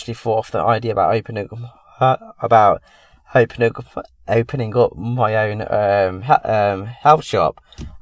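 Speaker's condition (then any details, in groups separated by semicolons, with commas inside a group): Stammer; very severe in past, lasting years; more confident speaking now, answers and makes phone calls; froze up massively in job interviews, avoided phones for years; repeated words, blocks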